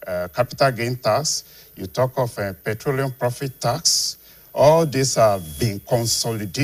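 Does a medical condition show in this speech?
No.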